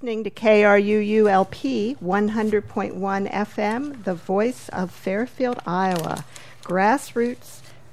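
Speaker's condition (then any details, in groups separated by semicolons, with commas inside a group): No condition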